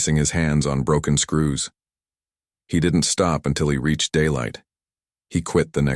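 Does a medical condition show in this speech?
No.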